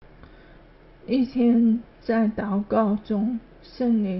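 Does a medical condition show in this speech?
Yes: ALS; adult onset, hand weakness, arm muscle atrophy, involuntary muscle twitching throughout body, progressive muscle loss; reduced stamina, needs help dressing, brushing teeth, bathing and using phone; slower speech, quieter voice.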